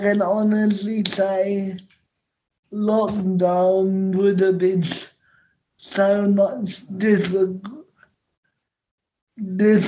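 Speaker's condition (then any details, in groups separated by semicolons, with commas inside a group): Cerebral palsy; cerebral palsy present essentially all life; spasms, on medication three times daily after food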